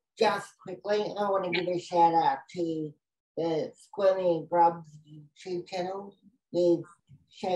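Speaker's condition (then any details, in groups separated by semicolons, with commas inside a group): Cerebral palsy; diagnosed in childhood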